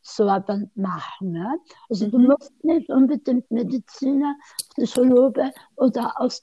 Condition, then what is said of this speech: Tongue cancer surgery. Also ich würde dich auch bitten, ich neige leider dazu, dann sehr schnell zu sprechen.